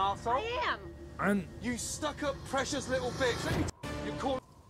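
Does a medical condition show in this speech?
No.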